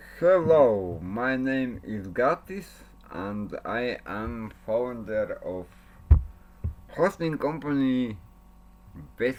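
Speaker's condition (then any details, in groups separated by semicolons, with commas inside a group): Cerebral palsy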